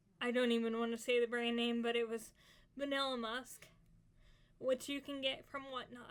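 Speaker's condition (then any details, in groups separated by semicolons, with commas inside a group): Cerebral palsy, spastic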